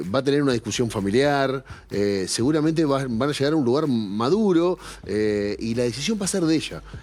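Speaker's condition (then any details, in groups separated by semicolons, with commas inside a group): No condition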